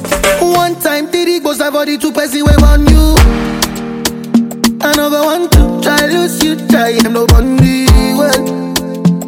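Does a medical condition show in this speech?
No.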